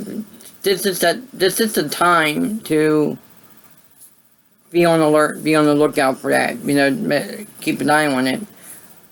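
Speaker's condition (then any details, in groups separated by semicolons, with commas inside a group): Cerebral palsy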